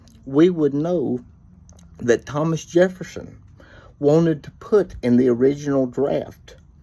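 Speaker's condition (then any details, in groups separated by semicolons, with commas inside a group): Cerebral palsy; uses wheelchair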